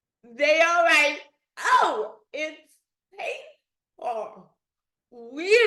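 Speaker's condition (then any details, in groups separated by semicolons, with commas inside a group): Dystonia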